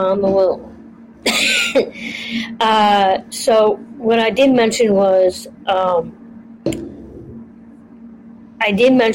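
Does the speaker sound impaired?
Yes: Down syndrome; trisomy 21, congenital.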